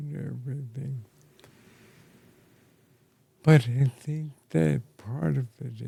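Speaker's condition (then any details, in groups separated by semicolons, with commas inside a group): ALS; affects chest and throat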